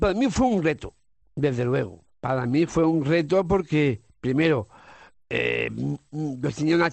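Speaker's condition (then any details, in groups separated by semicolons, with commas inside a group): Down syndrome; congenital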